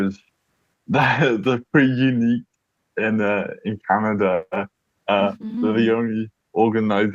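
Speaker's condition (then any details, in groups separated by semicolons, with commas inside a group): Cerebral palsy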